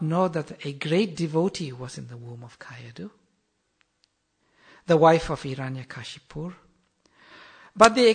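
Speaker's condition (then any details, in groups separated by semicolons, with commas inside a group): No condition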